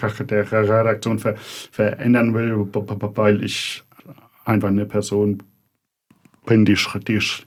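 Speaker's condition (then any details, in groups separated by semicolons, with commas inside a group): Stuttering; severity varies in phases, handled openly; stuttering never severe enough to stop finishing a reporting story; repeated sounds, prolonged sounds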